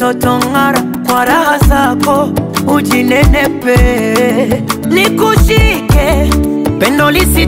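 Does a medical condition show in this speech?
No.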